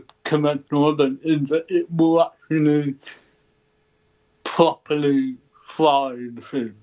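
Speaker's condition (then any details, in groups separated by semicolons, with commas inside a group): Cerebral palsy; ataxic type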